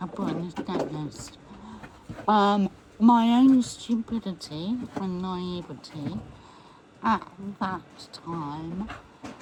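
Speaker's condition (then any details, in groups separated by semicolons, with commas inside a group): MND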